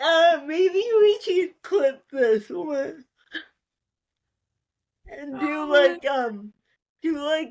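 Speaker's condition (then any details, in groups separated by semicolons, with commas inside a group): Cerebral palsy; spasticity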